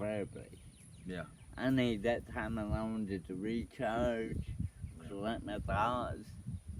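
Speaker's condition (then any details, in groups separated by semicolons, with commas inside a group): Cerebral palsy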